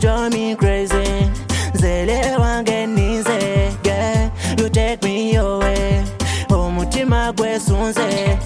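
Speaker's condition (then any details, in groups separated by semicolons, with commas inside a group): No condition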